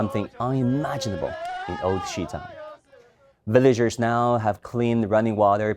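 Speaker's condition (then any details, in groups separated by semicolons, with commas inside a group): No condition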